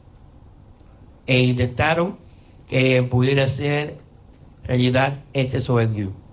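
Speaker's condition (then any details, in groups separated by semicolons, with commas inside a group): Down syndrome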